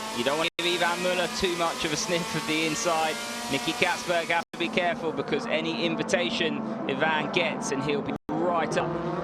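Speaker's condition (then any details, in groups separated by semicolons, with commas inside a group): No condition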